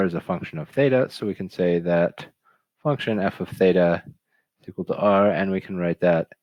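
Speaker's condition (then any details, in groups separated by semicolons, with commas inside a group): No condition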